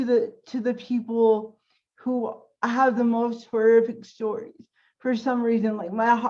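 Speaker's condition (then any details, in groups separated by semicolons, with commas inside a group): Cerebral palsy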